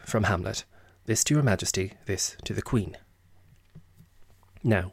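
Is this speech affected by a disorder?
No.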